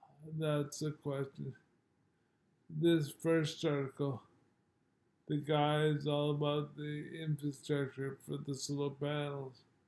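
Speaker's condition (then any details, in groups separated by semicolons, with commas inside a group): Multiple sclerosis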